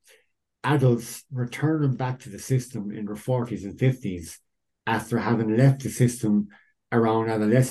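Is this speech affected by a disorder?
Yes: cleft lip and palate; cleft lip and palate present from birth; undergoing orthodontic treatment for aesthetics, jaw surgery coming up shortly, rhinoplasty likely.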